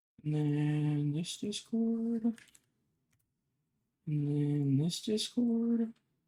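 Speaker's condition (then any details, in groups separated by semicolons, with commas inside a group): No condition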